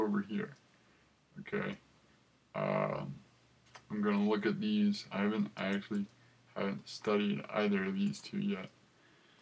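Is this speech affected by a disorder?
Yes: cerebral palsy; affects gait and walking.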